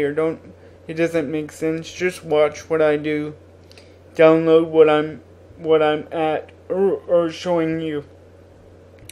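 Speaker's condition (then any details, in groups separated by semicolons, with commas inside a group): Cerebral palsy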